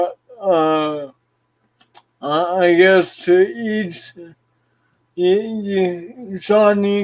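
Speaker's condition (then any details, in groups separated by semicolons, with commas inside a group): Cerebral palsy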